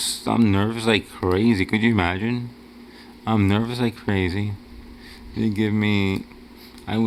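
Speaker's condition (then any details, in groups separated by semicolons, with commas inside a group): Cerebral palsy; wheelchair user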